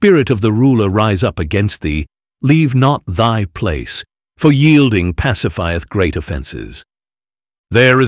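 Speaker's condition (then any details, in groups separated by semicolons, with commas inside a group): No condition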